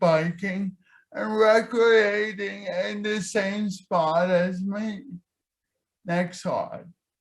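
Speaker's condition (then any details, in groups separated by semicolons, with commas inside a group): Cerebral palsy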